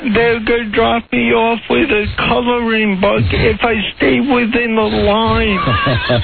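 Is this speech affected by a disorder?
Yes: cerebral palsy; speech impediment noted by audience member, voice sounds typical of cerebral palsy to hosts.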